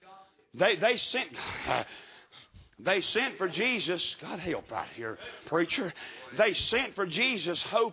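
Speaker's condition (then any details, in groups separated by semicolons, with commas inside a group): No condition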